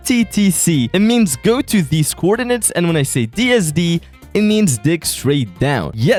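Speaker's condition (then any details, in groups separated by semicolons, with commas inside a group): No condition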